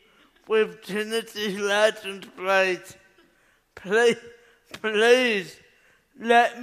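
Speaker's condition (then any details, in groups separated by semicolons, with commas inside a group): Cerebral palsy; allow straightening arm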